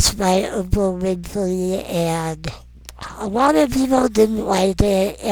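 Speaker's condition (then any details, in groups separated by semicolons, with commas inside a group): Non-progressive muscular dystrophy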